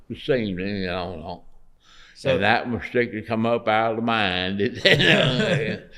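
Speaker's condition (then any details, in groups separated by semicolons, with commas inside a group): Parkinson's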